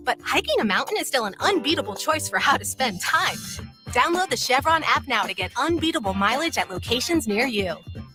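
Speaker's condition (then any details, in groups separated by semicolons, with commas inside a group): No condition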